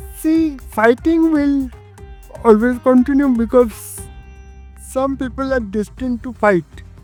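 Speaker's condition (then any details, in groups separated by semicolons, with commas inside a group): Cerebral palsy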